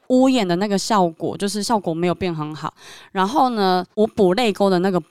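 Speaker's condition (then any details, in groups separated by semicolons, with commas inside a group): Submucous cleft palate; recent cough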